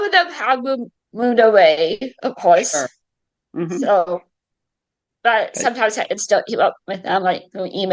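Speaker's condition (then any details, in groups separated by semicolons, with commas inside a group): Cerebral palsy; mild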